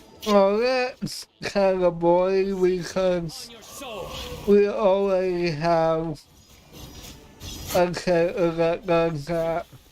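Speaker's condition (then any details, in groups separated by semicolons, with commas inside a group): Cerebral palsy; affects voice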